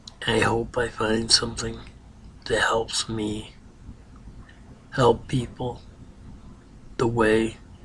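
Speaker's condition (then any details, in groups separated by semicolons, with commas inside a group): Ataxia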